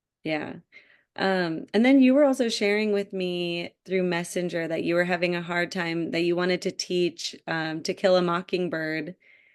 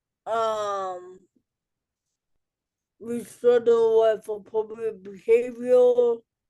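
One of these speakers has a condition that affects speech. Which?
The second: cerebral palsy; childhood speech delay.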